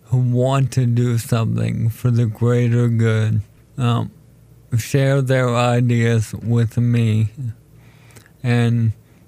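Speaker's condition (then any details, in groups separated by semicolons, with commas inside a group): ALS; told condition is terminal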